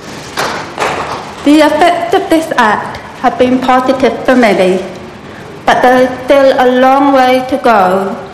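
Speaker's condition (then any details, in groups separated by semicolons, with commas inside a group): Profound deafness; without speech at 2.5 years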